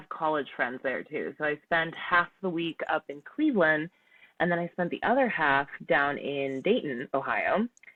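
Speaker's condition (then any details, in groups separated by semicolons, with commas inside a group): No condition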